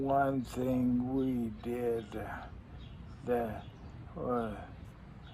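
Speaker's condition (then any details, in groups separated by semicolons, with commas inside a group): ALS; six years since diagnosis, slow progression, wheelchair, cannot walk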